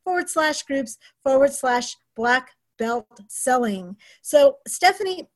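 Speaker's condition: No condition

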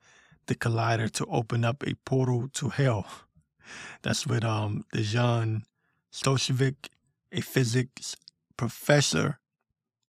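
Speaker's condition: No condition

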